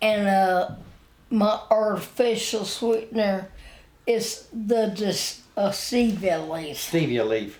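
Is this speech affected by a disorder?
Yes: spinal ataxia; wheelchair user.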